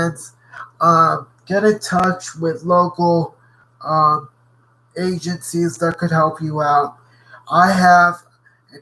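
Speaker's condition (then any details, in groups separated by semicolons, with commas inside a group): Cerebral palsy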